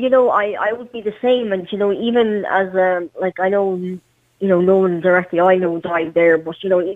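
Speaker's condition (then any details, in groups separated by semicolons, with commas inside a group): Cleft palate; congenital, prosthetic limb since 12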